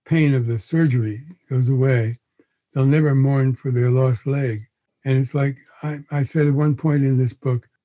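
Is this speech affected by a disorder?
Yes: Parkinson's disease; onset around 81st birthday, face frozen like a mask at diagnosis, confirmed by neurologist.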